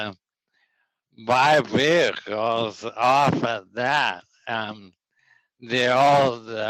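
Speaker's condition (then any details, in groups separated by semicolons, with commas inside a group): ALS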